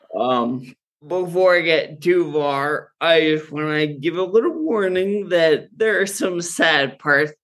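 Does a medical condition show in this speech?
Yes: Friedreich's ataxia; genetic neuromuscular condition, present from birth, normal childhood, slowly worsening, diagnosed in college; progressive, managed with cannabis for neuropathic pain, muscle relaxing, sleep; ataxia worse when not well-rested.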